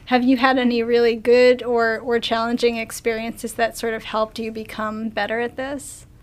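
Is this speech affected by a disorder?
No.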